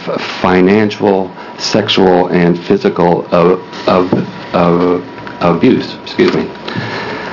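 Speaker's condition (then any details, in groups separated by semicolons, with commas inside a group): Stutter; stutter noticeable during testimony, disfluency followed by excuse me, restarts; repeated sounds, prolonged sounds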